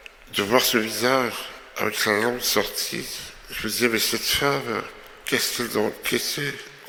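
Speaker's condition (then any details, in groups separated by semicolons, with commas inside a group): Myopathy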